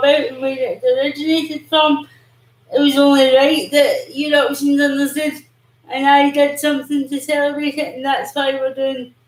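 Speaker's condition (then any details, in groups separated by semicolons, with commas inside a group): Cerebral palsy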